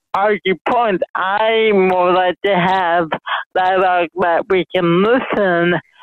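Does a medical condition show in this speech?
Yes: mild cerebral palsy; mild, since birth; speech affected.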